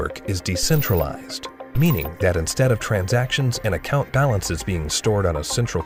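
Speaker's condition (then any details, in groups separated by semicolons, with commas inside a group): No condition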